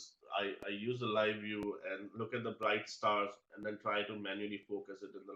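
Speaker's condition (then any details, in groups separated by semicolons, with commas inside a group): No condition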